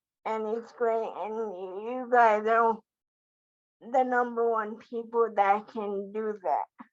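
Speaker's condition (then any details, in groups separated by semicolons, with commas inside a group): Cerebral palsy quadriplegia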